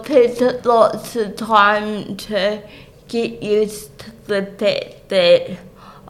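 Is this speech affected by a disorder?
Yes: cerebral palsy; speech obviously affected.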